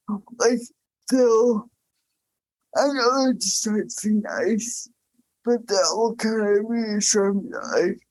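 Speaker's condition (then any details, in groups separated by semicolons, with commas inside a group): Cerebral palsy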